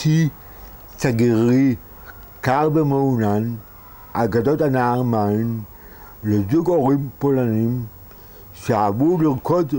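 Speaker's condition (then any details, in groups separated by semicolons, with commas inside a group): Cerebral palsy; birth complication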